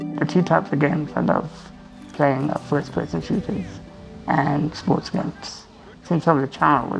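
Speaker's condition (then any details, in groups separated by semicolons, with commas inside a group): Spinal muscular atrophy; uses voice commands for games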